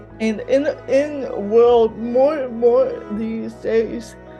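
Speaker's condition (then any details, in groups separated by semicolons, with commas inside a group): Cerebral palsy, mild; affects only mouth, lifelong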